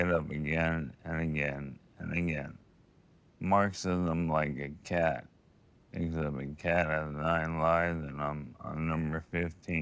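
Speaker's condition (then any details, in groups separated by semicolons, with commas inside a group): ALS; first symptom in one hand, likely bulbar form; died age 53, slowly progressive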